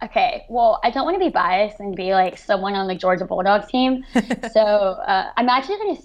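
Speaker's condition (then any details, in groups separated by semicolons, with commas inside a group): Cleft lip and palate; severe cleft lip and palate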